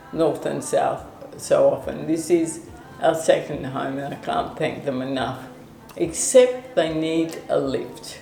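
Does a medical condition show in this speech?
Yes: ALS/MND; onset foot drop.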